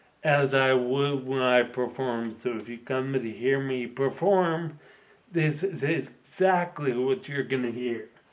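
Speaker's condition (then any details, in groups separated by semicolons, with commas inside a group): Ataxia; slight slurring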